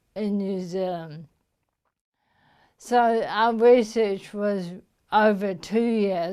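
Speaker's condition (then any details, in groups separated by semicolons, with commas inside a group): Motor neuron disease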